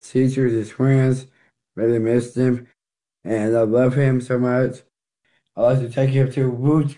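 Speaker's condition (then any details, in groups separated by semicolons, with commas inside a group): Down syndrome; 14 years old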